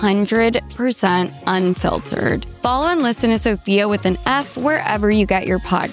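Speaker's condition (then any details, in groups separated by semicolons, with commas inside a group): No condition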